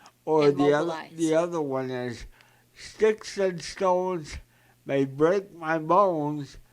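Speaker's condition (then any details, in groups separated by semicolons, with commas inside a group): Cerebral palsy; present from birth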